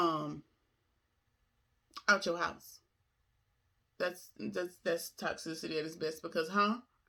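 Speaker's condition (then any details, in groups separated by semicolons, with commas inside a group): No condition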